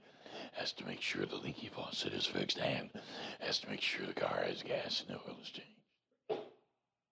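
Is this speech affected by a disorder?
Yes: voice box removal needed; voice self-described as Batman voice, expects R2-D2-like voice after removal.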